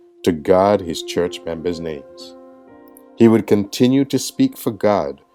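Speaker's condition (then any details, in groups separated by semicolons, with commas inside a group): No condition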